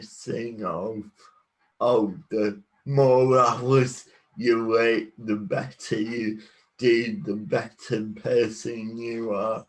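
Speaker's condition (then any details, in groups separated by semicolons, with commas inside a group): Cerebral palsy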